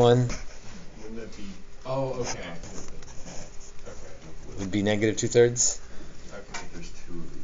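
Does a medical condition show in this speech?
No.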